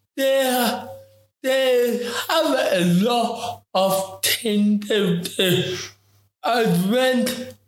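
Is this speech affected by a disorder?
Yes: ataxic cerebral palsy; affects coordination, movement, posture and balance; affects talking.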